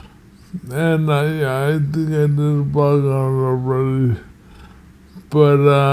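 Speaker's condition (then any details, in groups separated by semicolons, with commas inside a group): Multiple sclerosis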